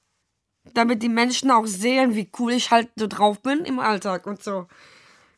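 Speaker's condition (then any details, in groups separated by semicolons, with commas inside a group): Down syndrome; present from birth, wears pacemaker, limits sport and rides; cannot speak freely very well, read prepared question aloud at wahlkampfarena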